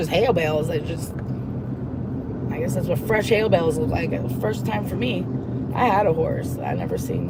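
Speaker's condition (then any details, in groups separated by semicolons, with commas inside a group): No condition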